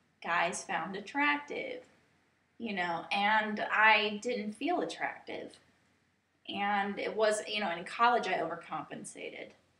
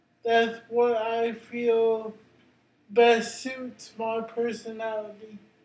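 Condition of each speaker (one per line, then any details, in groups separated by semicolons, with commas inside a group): No condition
Cerebral palsy; brain injury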